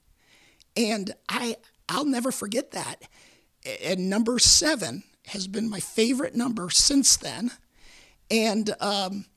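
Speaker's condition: Repeated vocal cord surgery; 19 vocal cord surgeries, 25 surgeries total, Hodgkin's lymphoma diagnosed at age 36, cancer three times

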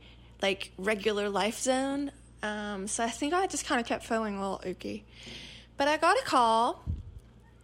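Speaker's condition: No condition

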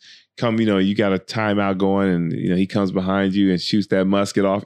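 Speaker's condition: No condition

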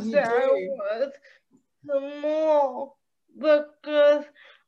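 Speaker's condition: Cerebral palsy

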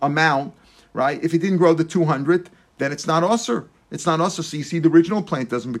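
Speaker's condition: No condition

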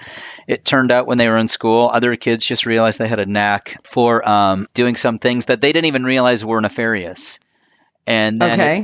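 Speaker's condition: No condition

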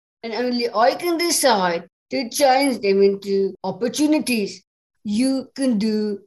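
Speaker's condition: Down syndrome; English is second language

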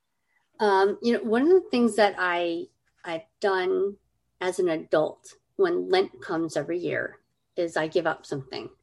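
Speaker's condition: Cleft lip and palate; congenital

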